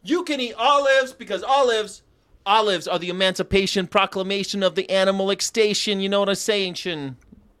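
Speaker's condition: No condition

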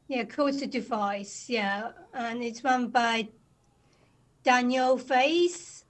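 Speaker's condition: Down syndrome; from birth

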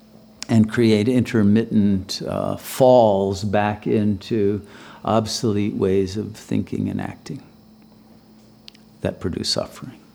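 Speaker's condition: No condition

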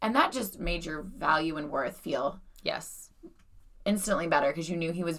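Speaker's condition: No condition

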